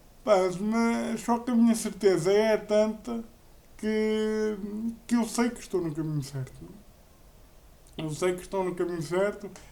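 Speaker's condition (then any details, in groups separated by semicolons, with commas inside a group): Cerebral palsy; uses a wheelchair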